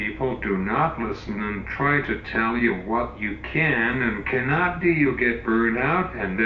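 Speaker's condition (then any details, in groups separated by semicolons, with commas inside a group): Cerebral palsy; uses wheelchair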